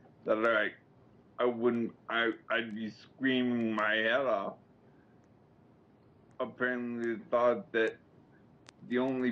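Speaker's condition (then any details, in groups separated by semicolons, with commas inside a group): Slurred speech after coma; speech significantly slurred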